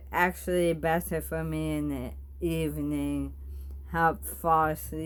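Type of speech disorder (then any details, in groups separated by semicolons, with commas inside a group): Bulbar dysarthria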